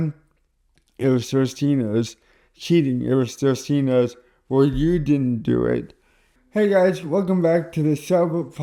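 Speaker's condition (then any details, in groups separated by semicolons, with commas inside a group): Cerebral palsy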